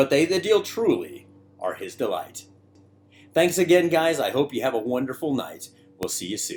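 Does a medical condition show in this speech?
No.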